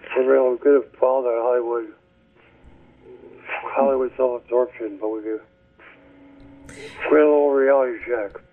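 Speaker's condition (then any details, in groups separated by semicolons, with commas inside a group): ALS; speech getting worse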